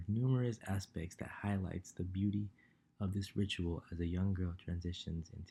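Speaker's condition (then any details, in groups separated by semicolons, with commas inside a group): No condition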